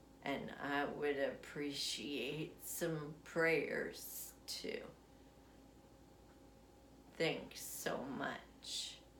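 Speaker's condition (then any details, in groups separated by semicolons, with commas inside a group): Essential tremor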